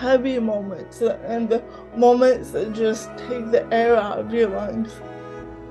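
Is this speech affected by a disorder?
Yes: cerebral palsy, mild; mouth affected.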